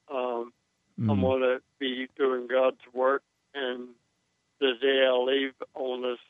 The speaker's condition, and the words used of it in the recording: ALS (motor neuron disease). I'm going to speak as clearly as I can.